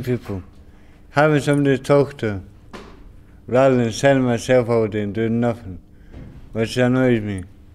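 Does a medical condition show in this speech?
Yes: brain injury; mild speech impediment.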